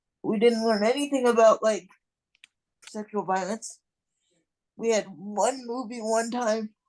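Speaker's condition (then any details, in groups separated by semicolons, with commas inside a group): Cerebral palsy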